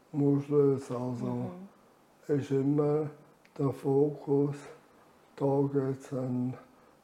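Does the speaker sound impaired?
Yes: ALS; diagnosed at age 43, handwriting failed early, uses computer aids with mouse; about nine years since diagnosis, lung volume declining with disease; reduced air makes talking effortful.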